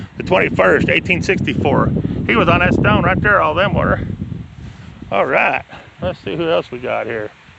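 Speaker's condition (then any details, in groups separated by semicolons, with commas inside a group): No condition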